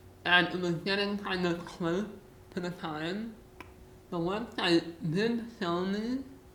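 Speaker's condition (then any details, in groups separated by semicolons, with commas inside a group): Muscular dystrophy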